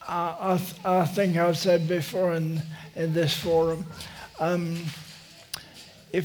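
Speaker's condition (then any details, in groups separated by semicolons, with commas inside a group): Motor neurone disease; motor neurone disease diagnosed at age 50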